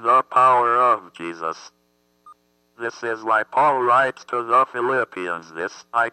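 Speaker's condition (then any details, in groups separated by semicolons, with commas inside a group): Athetoid cerebral palsy; speech therapist Judy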